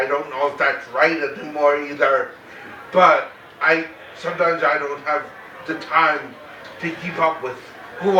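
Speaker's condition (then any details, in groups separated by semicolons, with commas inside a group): Cerebral palsy; very mild form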